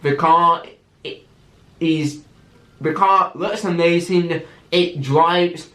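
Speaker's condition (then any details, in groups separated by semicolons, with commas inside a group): Cerebral palsy with stammer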